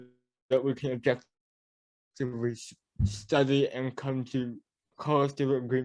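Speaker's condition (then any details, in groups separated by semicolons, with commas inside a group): Cerebral palsy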